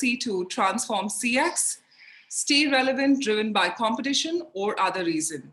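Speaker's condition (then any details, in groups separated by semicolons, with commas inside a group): No condition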